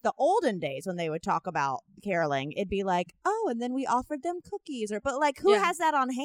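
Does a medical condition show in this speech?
No.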